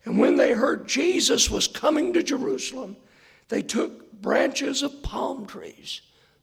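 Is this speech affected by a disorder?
Yes: hoarseness after vocal cord surgery; hoarse voice, hard for listeners to hear, not smooth.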